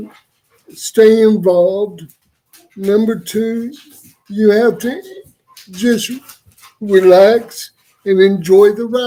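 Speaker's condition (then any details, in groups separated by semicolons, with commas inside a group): Cerebral palsy; uses wheelchair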